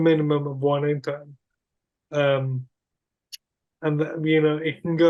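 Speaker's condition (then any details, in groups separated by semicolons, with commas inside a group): Cerebral palsy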